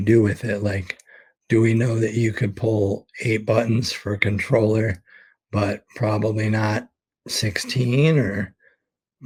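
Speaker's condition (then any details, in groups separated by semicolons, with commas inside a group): ALS; expects to lose voice very soon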